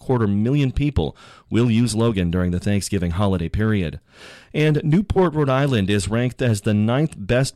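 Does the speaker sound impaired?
No.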